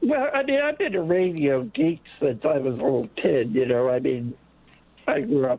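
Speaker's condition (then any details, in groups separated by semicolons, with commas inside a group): Late-onset Pompe disease; over 250 infusions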